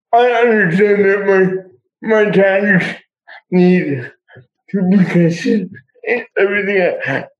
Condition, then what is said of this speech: Cerebral palsy. Especially for a guy with a speech impediment.